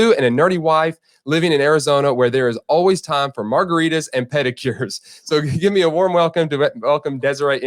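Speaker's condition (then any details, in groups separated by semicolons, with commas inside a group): No condition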